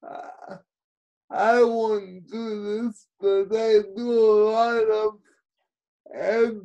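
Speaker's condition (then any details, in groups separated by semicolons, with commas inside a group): Cerebral palsy; limited use of the hands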